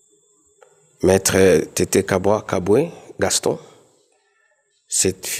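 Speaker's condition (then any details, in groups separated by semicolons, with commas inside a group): No condition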